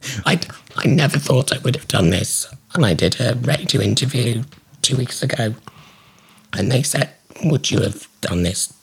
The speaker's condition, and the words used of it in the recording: Laryngectomy. I can laugh, but obviously nothing comes out.